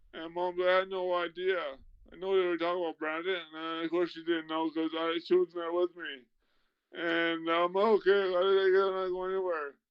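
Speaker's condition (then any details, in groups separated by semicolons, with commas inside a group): Traumatic brain injury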